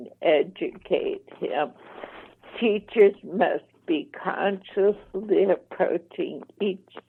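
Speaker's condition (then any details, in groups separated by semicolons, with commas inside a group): ALS, mild; voice slightly impaired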